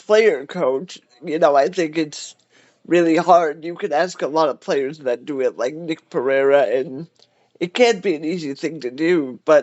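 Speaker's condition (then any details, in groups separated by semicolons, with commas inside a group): Cerebral palsy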